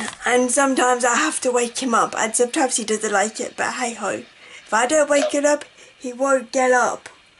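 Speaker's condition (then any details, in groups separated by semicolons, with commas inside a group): Cerebral palsy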